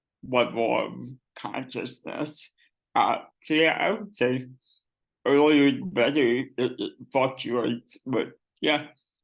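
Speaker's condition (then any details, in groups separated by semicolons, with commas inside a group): Cerebral palsy; gait corrective surgery at age 14 to 15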